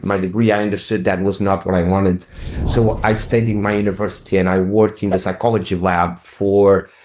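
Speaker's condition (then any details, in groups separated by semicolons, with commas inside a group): No condition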